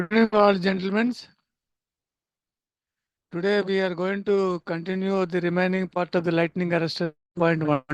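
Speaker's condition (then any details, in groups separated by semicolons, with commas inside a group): No condition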